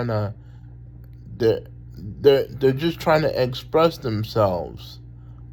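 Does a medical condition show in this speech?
Yes: cerebral palsy; talks very well.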